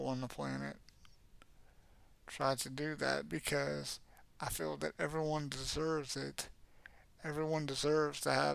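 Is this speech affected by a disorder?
Yes: cerebral palsy; has had speech therapy.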